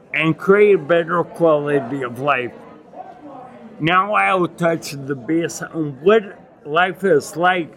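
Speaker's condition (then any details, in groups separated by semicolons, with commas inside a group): Acquired ataxia with dysarthria, acquired; Lance-Adams syndrome; bites tongue 2-3 times daily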